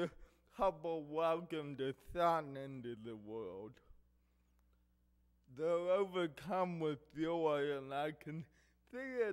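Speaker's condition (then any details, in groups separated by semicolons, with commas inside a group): Cerebral palsy; speech affected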